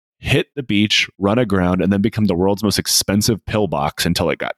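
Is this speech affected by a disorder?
No.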